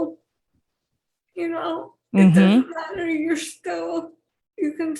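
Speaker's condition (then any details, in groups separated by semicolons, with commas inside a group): Cerebral palsy; age 28, needs help with most daily tasks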